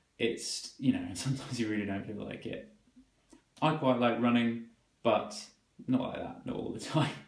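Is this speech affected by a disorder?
No.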